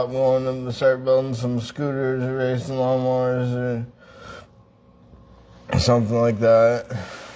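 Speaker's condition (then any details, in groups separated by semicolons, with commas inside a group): Traumatic brain injury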